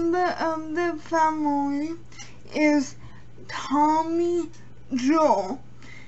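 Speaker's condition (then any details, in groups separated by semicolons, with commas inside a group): Cerebral palsy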